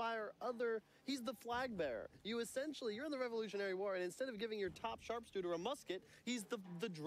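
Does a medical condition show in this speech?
No.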